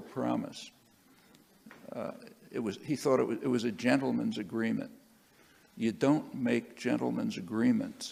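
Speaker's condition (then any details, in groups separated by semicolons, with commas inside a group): No condition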